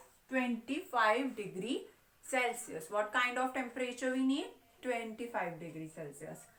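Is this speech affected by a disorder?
No.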